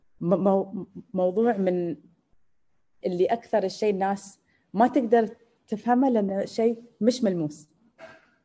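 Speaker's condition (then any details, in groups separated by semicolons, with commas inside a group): Stuttering; stutter since childhood; repeated sounds, prolonged sounds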